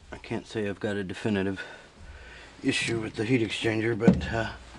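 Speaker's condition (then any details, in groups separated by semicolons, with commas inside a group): No condition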